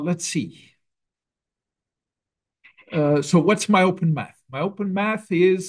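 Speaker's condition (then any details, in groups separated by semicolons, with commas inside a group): No condition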